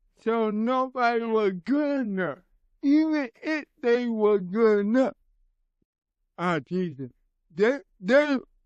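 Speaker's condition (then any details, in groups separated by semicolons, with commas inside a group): Cerebral palsy; from birth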